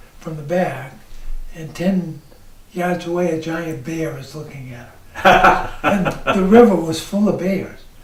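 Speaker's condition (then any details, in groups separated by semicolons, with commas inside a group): ALS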